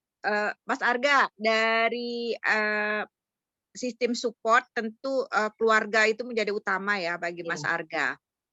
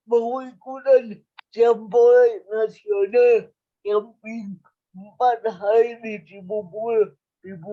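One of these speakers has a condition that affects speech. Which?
The second: cerebral palsy.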